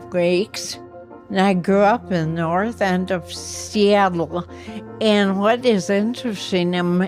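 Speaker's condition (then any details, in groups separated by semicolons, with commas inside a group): Ataxia; affects motor skills and voice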